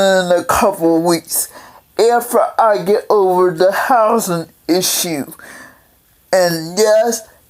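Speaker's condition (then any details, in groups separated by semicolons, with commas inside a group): Cerebral palsy; several unnoticed strokes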